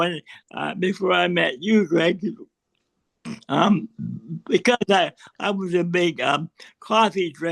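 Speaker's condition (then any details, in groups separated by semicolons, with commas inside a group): Cerebral palsy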